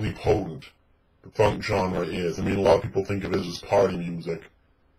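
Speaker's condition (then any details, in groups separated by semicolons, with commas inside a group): No condition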